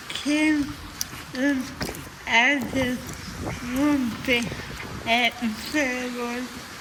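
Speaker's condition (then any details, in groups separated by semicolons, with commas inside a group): Cerebral palsy; from birth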